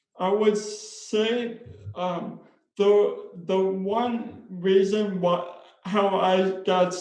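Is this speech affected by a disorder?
Yes: spastic cerebral palsy; diagnosed at age 3, now public speaker; speech impairment.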